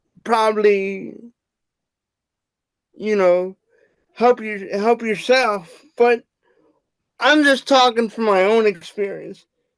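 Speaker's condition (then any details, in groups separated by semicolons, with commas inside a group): Cerebral palsy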